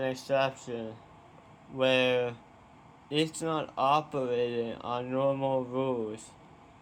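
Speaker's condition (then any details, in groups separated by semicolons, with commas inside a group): Tongue cancer surgery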